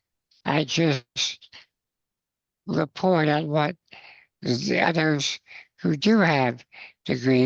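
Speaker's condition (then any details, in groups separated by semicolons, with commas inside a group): Spinal muscular atrophy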